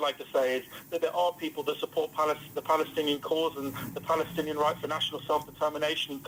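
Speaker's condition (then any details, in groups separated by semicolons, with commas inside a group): No condition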